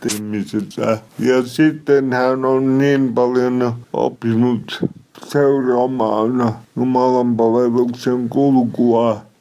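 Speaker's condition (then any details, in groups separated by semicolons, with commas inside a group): Cerebral palsy; speech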